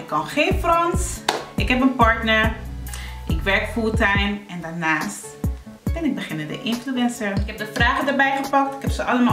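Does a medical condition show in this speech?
No.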